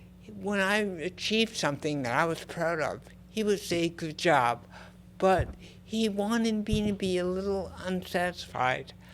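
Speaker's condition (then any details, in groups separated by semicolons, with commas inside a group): Cerebral palsy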